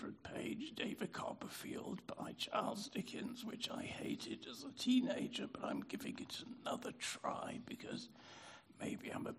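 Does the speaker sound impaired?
Yes: spasmodic dysphonia; cause unknown.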